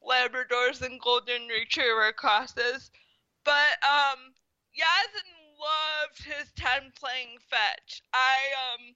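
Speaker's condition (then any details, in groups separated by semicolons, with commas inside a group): Spastic quadriplegic cerebral palsy; power wheelchair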